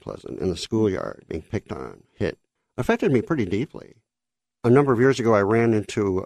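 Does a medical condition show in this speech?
Yes: cleft lip and palate.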